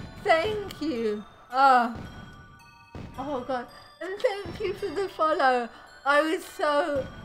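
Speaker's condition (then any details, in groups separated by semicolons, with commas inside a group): Cerebral palsy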